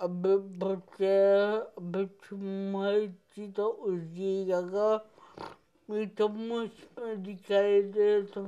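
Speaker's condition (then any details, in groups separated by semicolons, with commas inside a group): Cerebral palsy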